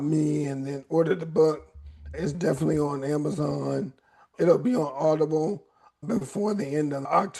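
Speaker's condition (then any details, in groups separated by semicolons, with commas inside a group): ALS; onset in hands with cramping; voice raspy at times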